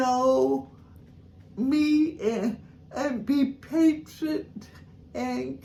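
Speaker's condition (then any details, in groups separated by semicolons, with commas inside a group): Cerebral palsy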